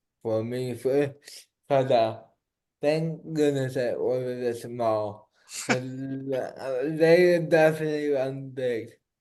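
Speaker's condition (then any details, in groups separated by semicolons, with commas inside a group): Cerebral palsy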